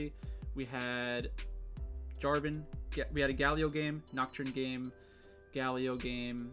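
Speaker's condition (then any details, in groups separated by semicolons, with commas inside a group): No condition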